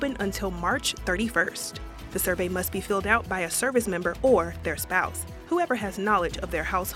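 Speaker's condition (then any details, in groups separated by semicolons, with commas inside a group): No condition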